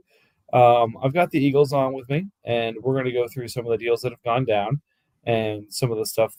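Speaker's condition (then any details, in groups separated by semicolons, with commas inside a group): No condition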